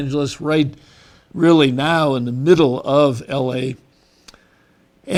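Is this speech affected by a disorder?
No.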